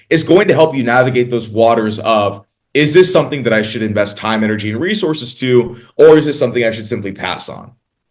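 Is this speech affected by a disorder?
No.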